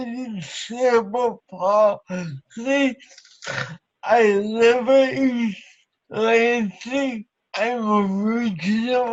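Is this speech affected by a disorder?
Yes: cerebral palsy.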